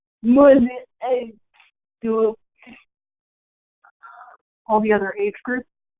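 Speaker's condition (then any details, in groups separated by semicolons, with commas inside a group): Cerebral palsy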